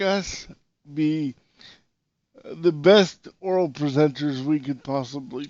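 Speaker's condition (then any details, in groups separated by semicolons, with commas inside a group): Cerebral palsy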